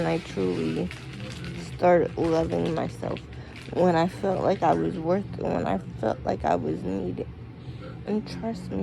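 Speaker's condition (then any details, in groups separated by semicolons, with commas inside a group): Cerebral palsy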